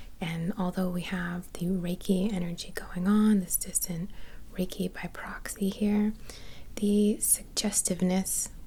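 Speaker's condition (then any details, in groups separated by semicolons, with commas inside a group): No condition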